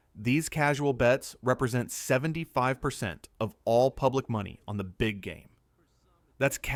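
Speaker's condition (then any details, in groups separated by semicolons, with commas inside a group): No condition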